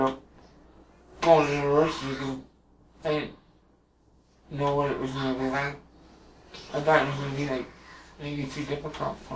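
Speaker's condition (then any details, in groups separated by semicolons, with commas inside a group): Duchenne muscular dystrophy; progressive weakness, no tracheostomy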